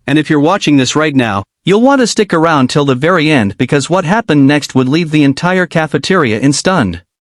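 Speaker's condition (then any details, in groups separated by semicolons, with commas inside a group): No condition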